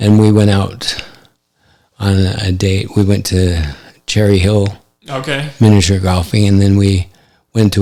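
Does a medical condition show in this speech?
Yes: ALS; affects hand function.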